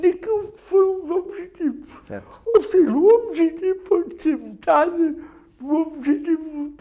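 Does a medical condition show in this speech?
Yes: cerebral palsy.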